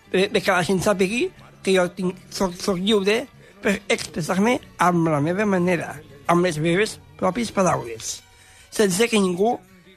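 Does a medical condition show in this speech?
Yes: Down syndrome; extra chromosome; expresses himself in own way and own words, dislikes being corrected, very talkative.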